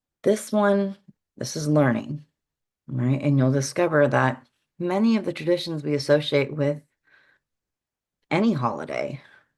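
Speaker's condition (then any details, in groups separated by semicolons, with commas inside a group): No condition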